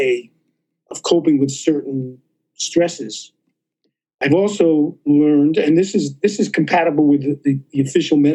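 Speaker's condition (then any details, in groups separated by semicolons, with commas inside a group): No condition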